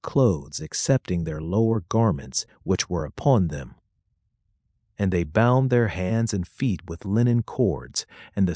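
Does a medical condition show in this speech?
No.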